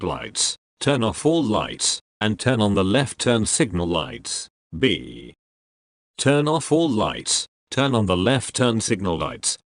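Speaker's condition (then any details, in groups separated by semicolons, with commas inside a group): No condition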